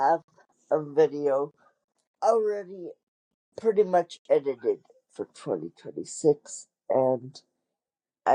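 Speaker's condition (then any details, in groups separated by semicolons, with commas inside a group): Cerebral palsy; wheelchair user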